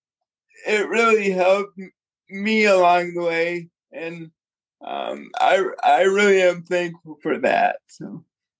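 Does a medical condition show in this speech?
Yes: cerebral palsy; from birth, born prematurely at 3 pounds 7 ounces, father Jeff propels him through swim, bike, run; consistent workouts to manage condition.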